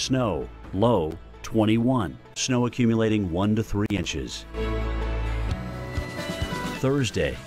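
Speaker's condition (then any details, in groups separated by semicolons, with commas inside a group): No condition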